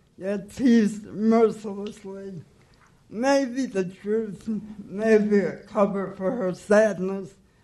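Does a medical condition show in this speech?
Yes: cerebral palsy.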